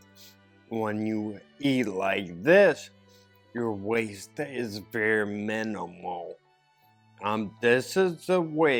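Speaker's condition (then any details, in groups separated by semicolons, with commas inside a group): Ataxia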